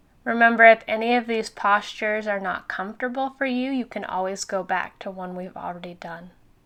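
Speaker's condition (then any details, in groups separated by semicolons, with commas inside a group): No condition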